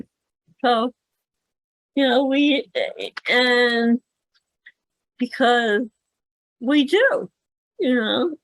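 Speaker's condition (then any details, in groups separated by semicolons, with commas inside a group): Cerebral palsy; speaks better than types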